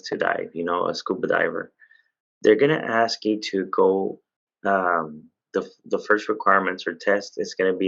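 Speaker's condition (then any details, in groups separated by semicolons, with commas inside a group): No condition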